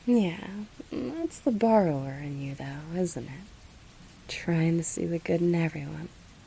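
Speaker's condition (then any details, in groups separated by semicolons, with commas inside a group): No condition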